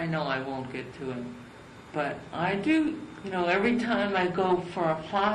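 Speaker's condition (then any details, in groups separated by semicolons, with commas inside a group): Cerebral palsy; from birth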